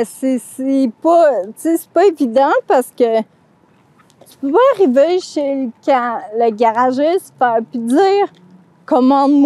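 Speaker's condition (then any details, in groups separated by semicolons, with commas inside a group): Friedreich's ataxia; cerebellar, poor balance and coordination, spasms, scoliosis surgery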